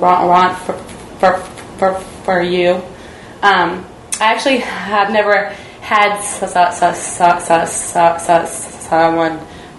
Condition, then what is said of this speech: Stuttering. Because I found that in times when I'm stuttering a lot in the past, my friends and family are kind of like, is something wrong?